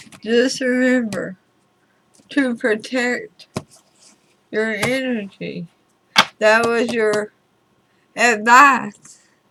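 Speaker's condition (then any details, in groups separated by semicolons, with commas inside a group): Throat cancer radiation damage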